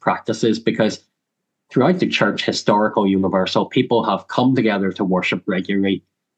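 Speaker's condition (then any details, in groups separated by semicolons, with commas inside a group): Cleft lip and palate; congenital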